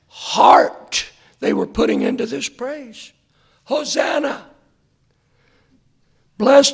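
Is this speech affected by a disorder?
Yes: hoarseness after vocal cord surgery; post-operative check on Monday good.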